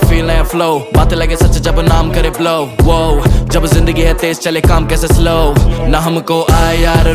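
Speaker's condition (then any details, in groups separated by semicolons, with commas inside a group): No condition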